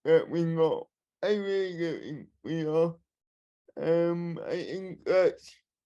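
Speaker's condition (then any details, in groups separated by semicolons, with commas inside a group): Cerebral palsy; mixed spastic and dyskinetic, wheelchair user; speech impairment, minimised through ongoing practice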